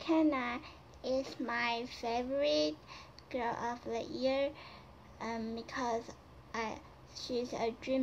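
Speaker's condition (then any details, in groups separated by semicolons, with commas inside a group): Cerebral palsy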